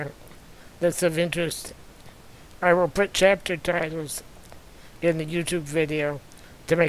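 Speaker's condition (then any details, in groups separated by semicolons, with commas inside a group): Spinal muscular atrophy type two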